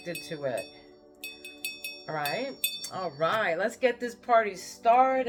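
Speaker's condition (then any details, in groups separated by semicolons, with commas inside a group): No condition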